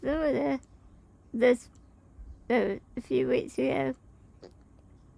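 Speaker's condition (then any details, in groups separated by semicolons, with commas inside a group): Spinal muscular atrophy type 2; able to speak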